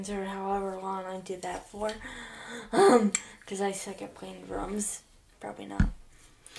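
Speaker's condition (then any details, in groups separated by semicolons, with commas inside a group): Cerebral palsy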